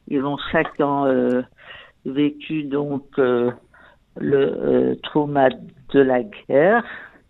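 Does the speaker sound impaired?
Yes: stuttering; since childhood, linked to trauma of Polish Holocaust-survivor parents, lifelong; ongoing at age 70, learning acceptance day by day; audible speaking difficulty, writing easier than speaking, strong emotions, speaking takes time; here prolonged sounds, blocks.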